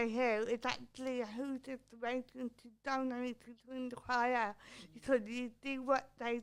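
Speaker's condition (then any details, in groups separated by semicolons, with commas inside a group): Cerebral palsy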